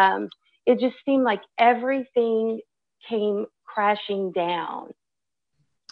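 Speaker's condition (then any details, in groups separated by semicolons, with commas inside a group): No condition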